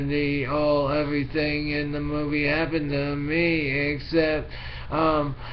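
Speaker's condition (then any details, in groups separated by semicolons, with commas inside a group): Brain injury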